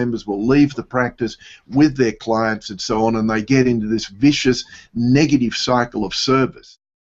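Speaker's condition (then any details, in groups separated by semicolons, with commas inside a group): No condition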